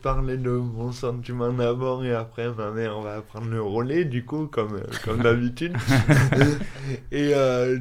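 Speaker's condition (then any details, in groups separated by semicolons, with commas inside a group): Dystonia; elocution difficulties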